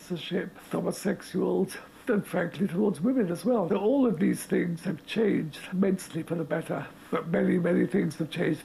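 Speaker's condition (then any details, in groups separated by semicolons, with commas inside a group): Motor neurone disease; interviewed down the line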